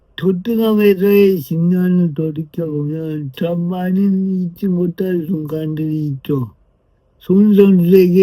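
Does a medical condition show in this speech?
Yes: brain lesion disability.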